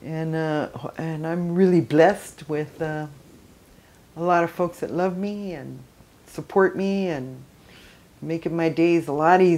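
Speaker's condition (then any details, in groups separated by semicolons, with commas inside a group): No condition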